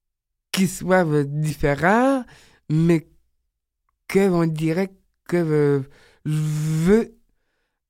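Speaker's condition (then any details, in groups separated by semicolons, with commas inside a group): Down syndrome; age 30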